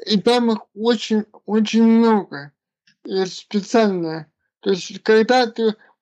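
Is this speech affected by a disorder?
Yes: cerebral palsy.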